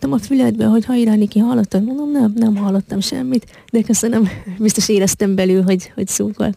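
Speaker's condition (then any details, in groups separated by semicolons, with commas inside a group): Hearing impairment (deaf); uses hearing device, device not allowed at deaf competitions; zero hearing without device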